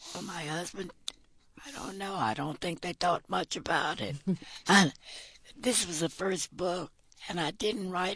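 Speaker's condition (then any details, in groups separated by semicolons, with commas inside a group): Vocal cord paralysis, tracheotomy; paralyzed vocal cords causing insufficient breath, tracheotomy tube since before daughter's birth; tracheotomy tube in place, only way to breathe, age 90; audible hissing when speaking, must close tube with finger to talk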